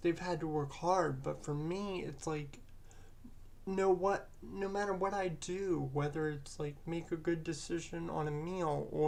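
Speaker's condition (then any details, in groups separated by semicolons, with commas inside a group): Cerebral palsy; present from birth; about 30 years since birth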